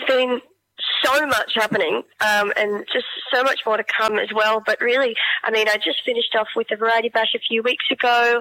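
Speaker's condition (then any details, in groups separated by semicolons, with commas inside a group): Cleft palate; congenital cleft palate, born with it, Variety children's charity support as young girl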